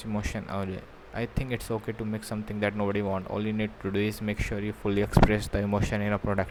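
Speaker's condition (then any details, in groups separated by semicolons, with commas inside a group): No condition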